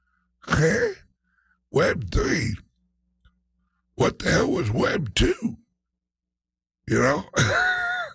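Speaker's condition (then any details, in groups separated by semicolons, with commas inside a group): Speech impediment, mild; slight speech impediment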